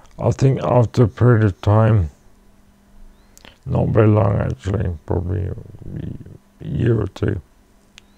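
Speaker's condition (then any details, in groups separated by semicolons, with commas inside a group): Cerebral palsy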